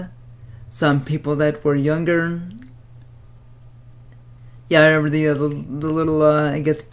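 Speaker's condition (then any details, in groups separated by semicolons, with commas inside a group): Cerebral palsy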